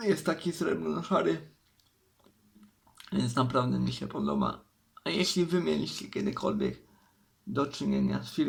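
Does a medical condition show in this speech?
Yes: cerebral palsy; uses wheelchair.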